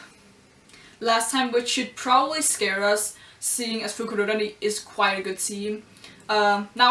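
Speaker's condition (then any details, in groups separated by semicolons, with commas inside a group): No condition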